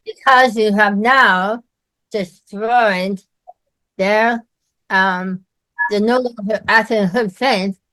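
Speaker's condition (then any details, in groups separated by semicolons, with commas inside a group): Myasthenia gravis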